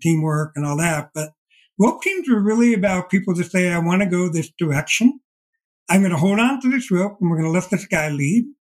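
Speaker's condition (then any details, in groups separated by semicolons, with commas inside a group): Deafblindness; progressive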